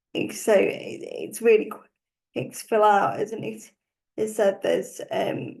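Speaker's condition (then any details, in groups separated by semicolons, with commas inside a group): Cerebral palsy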